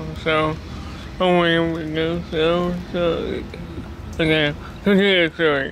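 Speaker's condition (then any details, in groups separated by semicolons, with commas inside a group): Cerebral palsy; body affected; speech disability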